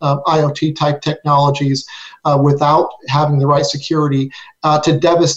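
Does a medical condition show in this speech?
No.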